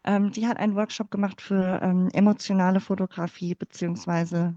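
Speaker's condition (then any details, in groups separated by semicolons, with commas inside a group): Cleft palate; congenital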